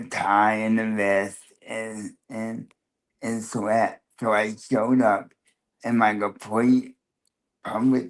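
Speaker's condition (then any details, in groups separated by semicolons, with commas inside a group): Cerebral palsy, spastic quadriplegia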